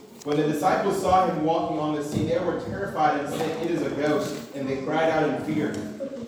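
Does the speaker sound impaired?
No.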